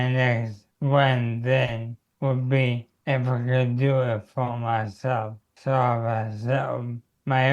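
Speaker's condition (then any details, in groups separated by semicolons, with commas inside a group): Motor neurone disease; first symptoms were voice problems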